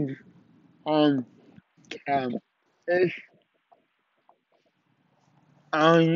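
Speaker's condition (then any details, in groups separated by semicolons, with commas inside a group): Cerebral palsy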